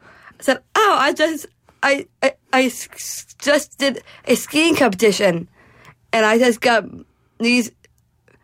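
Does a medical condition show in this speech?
Yes: Down syndrome; described as speaking eloquently, speaks publicly on Special Olympics' behalf.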